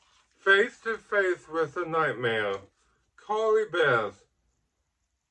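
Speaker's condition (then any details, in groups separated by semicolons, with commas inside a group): Ataxic cerebral palsy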